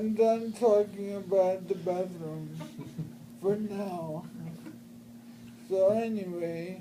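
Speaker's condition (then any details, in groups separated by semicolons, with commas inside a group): Brain injury; traumatic brain injury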